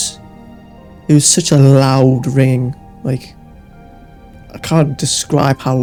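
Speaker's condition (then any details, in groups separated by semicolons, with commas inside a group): No condition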